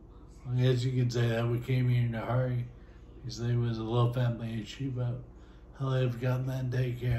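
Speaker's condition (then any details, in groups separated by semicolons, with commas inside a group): Friedreich's ataxia; inherited from both parents, affects nerves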